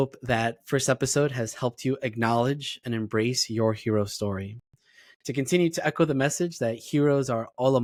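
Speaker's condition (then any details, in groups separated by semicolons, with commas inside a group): No condition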